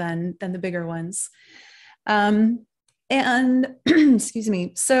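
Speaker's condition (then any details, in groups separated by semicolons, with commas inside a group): No condition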